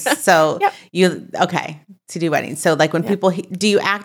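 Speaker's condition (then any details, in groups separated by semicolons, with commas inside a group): No condition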